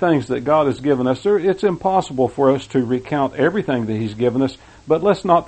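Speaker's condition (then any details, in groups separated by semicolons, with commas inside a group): No condition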